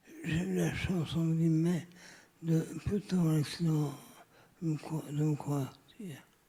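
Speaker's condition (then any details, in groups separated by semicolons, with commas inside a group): Severe traumatic brain injury; severe, bicycle accident, physical and cognitive sequelae; about 20 years since injury, initial coma, long rehabilitation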